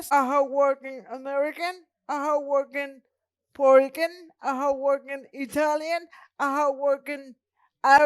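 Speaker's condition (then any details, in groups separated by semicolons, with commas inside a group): Cerebral palsy; present from birth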